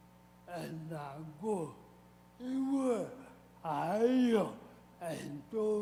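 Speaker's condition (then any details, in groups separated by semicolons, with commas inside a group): Cerebral palsy, severe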